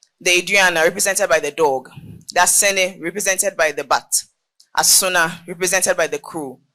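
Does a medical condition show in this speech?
No.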